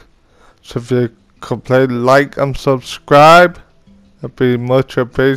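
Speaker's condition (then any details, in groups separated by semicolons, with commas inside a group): Cerebral ataxia; from birth, wheelchair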